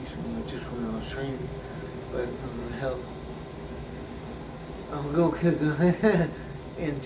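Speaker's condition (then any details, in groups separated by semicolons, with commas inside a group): Brain injury; memory greatly affected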